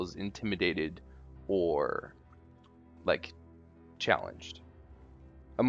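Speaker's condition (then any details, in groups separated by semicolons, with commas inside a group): No condition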